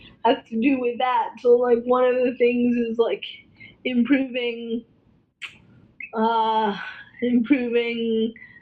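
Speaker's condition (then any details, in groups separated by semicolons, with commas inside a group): Cerebral palsy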